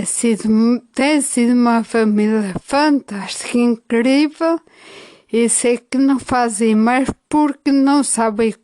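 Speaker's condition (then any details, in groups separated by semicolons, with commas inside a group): Ataxia after brain injury; acquired, brain injury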